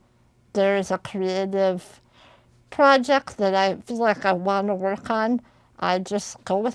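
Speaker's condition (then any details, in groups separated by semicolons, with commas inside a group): Spinal muscular atrophy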